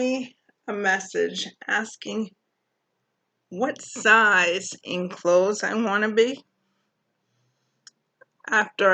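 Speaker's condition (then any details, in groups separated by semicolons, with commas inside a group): Cerebral palsy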